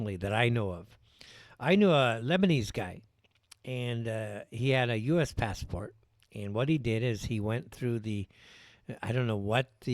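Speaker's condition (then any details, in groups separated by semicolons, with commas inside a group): No condition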